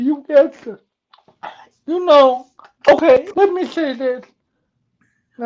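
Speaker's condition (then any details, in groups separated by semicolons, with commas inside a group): Cerebral palsy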